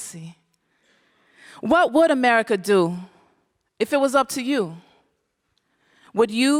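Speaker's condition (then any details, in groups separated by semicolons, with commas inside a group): No condition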